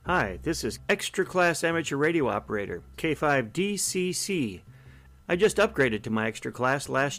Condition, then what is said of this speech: No condition.